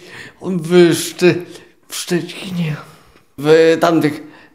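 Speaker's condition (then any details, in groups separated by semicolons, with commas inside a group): Cerebral palsy, quadriplegic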